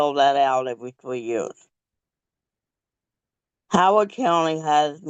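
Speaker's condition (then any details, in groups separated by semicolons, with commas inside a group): Cerebral palsy; speech therapy in childhood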